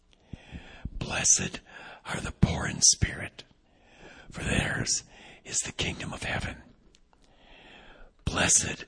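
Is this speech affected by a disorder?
Yes: vocal cord paralysis, unilateral; one vocal cord paralyzed, about 6 weeks; voice not yet back, audibly affected.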